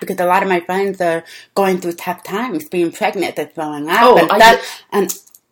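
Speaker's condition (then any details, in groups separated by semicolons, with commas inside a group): Deafness; deaf since childhood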